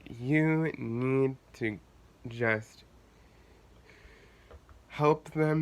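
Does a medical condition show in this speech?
Yes: cerebral palsy.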